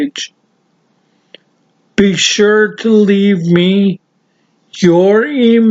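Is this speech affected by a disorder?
Yes: severe traumatic brain injury.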